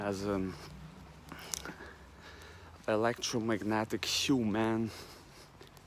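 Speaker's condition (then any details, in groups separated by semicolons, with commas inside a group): No condition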